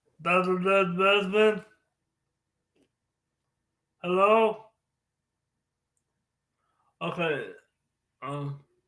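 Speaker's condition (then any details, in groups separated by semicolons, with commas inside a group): Cerebral palsy; from birth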